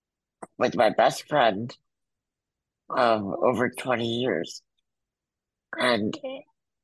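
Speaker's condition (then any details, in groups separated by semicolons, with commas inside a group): Muscular dystrophy; congenital, wheelchair user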